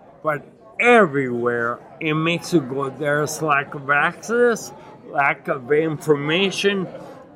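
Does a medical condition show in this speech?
Yes: acquired ataxia with dysarthria; Lance-Adams syndrome, brain damage after Legionnaires' pneumonia from contaminated jacuzzi, 12-day induced coma, onset at 39; hard to speak and articulate, chest heaviness when speaking, bites tongue 2-3 times daily eating.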